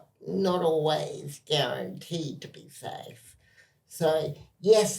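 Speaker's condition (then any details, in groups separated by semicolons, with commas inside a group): Cerebral palsy spastic quadriplegia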